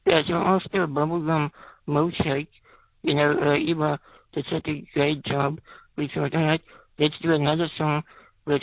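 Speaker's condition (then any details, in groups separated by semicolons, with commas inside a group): Spinal muscular atrophy, type 2; wheelchair user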